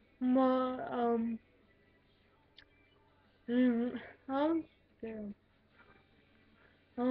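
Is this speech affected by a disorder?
Yes: cerebral palsy.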